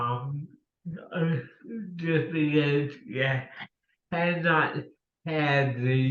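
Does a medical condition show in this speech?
Yes: cerebral palsy; since childhood; speech impediment.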